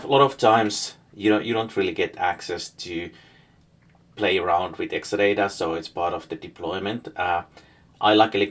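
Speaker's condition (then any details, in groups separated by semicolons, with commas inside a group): No condition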